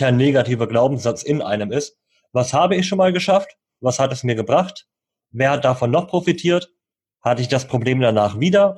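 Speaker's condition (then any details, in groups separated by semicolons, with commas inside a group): Cleft lip and palate, cleft lip, jaw and palate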